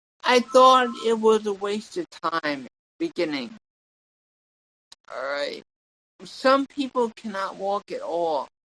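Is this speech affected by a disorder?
Yes: cerebral palsy; tongue and legs.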